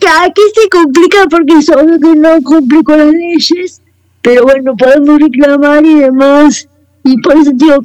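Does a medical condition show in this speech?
Yes: cerebral palsy; wheelchair user, some leg movement, more mobility as child, never walked with canes, needs assistance; voice and way of speaking affected by cerebral palsy, per host.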